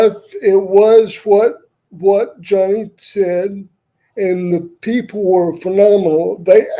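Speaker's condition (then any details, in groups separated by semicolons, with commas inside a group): Cerebral palsy; wheelchair user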